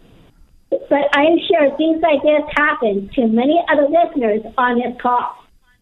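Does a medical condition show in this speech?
Yes: Down syndrome; described as extraordinary public speaker, speaks across country, testified in Pennsylvania, speaking engagements now via Zoom.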